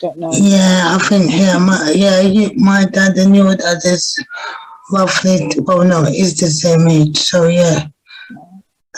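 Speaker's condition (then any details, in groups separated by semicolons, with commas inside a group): Cerebral palsy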